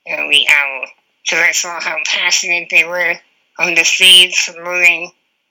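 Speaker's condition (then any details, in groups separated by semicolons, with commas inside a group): Spinal muscular atrophy; wheelchair user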